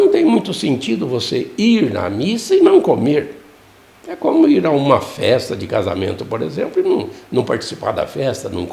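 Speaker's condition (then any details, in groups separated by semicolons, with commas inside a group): No condition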